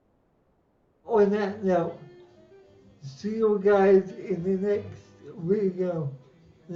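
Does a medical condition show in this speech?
Yes: cerebral palsy; lifelong.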